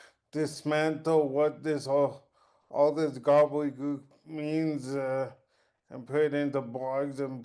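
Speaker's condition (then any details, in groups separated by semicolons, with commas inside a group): Cerebral palsy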